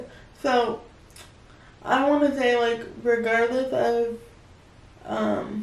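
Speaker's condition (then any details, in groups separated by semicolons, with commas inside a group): Cerebral palsy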